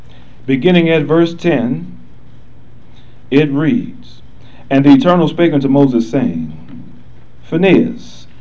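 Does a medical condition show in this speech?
No.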